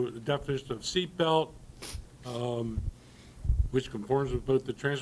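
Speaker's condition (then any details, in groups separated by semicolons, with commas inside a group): No condition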